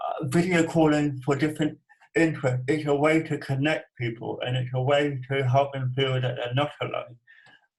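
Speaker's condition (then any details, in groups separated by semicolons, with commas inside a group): Cerebral palsy; from birth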